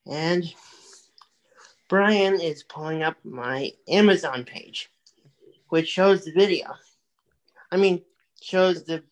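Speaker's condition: Cerebral palsy; multiple surgeries since infancy

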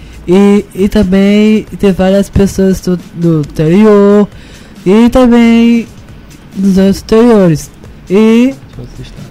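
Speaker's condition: Down syndrome; 18 years old, turning 19

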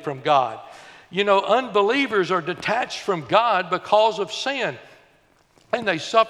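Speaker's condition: No condition

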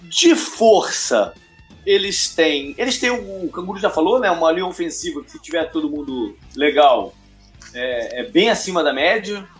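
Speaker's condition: No condition

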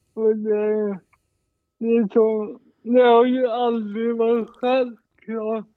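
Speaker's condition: Cerebral palsy, mild

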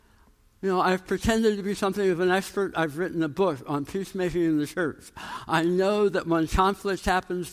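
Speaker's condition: Tongue cancer, jaw reconstruction

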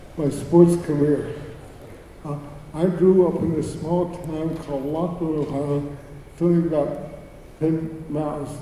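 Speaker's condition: Cerebral palsy; speech

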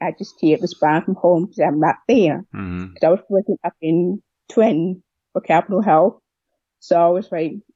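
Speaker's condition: Deafness with cochlear implant; years of speech therapy to age 15, childhood speech issues, now converses by speech, not sign

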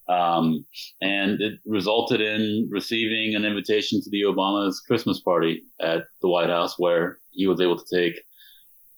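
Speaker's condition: No condition

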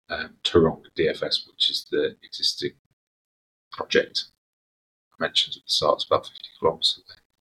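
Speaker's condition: No condition

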